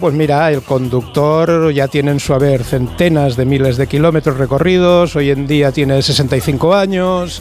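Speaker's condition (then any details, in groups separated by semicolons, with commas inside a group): No condition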